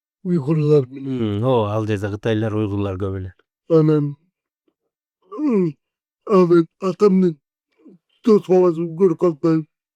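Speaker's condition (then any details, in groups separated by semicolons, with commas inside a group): Cerebral palsy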